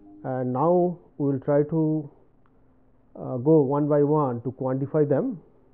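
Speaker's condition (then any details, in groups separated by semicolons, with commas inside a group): No condition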